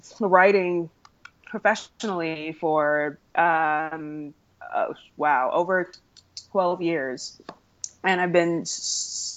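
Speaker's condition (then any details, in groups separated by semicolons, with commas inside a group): Stuttering; stuttering since around age 3, past speech therapy; prolonged sounds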